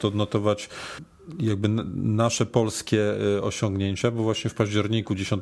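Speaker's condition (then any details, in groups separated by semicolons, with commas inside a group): No condition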